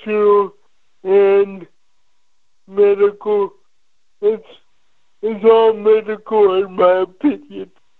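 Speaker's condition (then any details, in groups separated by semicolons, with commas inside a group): Cerebral palsy; muscles very stiff especially when nervous, words repeated and clarified by relay operator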